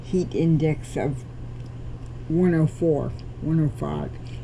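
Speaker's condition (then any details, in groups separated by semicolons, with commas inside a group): Cerebral palsy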